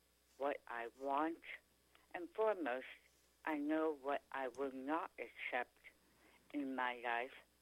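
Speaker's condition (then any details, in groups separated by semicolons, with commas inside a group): Tongue cancer; could not speak, swallow or eat after surgery, feeding tube, now speaks pretty clearly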